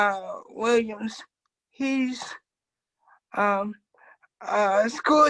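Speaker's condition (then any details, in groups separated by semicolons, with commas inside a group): Cerebral palsy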